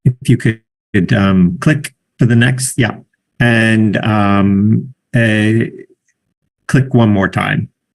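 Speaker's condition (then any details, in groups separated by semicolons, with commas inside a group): No condition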